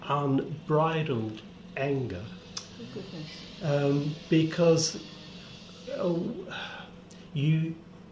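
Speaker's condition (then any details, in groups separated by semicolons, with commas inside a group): Aphasia; aphasia after stroke, right-sided weakness, early cognitive difficulties telling time and drawing shapes; attends Discover aphasia groups run by speech and language therapists, greatly improved; communicates reasonably well but needs time, words often escape, speaks slowly and clearly, reading, writing affected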